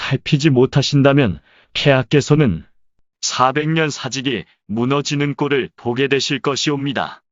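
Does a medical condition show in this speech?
No.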